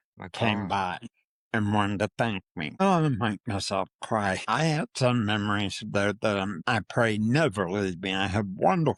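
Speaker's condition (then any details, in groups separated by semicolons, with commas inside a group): Parkinson's disease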